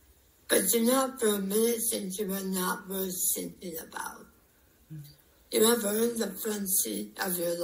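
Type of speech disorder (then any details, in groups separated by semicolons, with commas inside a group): Speech after partial glossectomy; head and neck cancer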